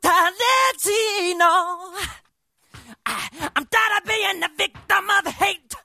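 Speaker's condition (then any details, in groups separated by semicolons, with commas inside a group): No condition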